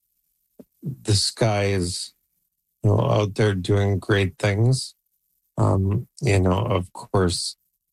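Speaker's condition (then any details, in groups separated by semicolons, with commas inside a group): ALS; onset 2022 with left leg freezing, Neuralink N1 brain implant about 3 months ago; voice deteriorating, controls computer with thoughts via N1 implant; voice is going, voice banked via 11 Labs AI, computer to speak via Neuralink later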